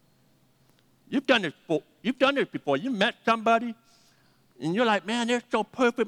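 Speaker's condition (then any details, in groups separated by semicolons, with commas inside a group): Deafness; 80% deaf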